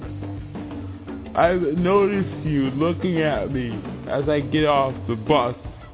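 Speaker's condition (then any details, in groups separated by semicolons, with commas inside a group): Cerebral palsy; cannot be hidden when acting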